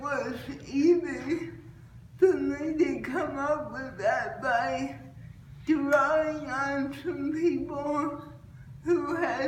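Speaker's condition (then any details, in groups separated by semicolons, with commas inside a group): Cerebral palsy; since childhood, types with one hand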